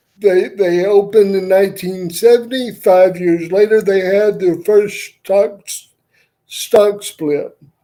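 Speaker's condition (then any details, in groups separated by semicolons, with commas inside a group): Cerebral palsy; uses wheelchair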